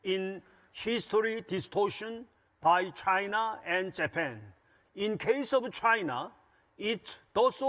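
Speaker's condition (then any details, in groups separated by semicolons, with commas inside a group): No condition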